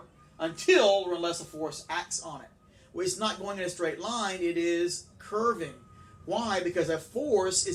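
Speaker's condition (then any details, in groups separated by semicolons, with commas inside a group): No condition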